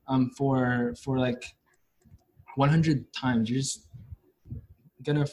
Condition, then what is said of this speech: Stuttering. I have an okay time talking with you, but then outside of this situation, like when I'm talking at school, it's harder for me.